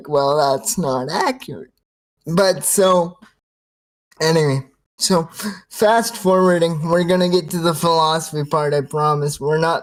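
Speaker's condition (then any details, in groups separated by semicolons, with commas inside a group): Cerebral palsy, spastic quadriplegia, severe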